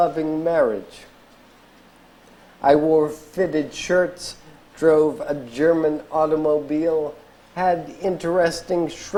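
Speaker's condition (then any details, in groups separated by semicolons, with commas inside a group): ALS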